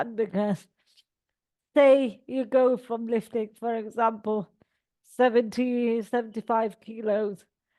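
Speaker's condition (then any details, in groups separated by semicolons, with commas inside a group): Cerebral palsy; all four limbs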